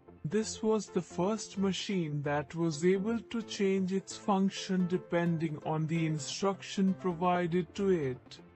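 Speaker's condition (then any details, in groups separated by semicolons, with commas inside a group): No condition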